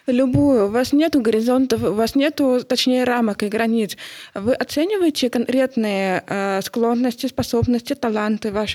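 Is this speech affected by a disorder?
Yes: hard of hearing; not deaf, identifies as hearing person with specific need.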